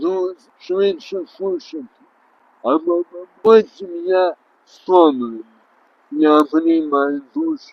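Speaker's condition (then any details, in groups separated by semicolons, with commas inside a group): Traumatic brain injury; car crash, many impairments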